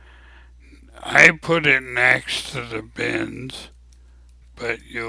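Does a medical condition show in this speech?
Yes: ALS; abnormally slow voice.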